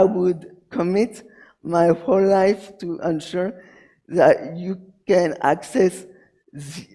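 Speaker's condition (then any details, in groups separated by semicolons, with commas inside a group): Cerebral palsy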